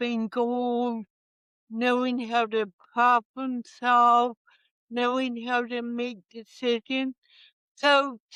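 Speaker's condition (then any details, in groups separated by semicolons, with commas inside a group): Cerebral palsy; present from birth, initially mild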